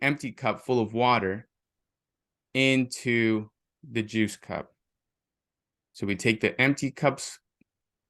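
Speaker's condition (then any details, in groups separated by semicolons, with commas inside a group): No condition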